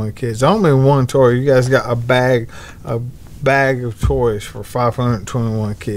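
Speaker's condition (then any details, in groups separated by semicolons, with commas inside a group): ALS; bulbar-upper onset, tongue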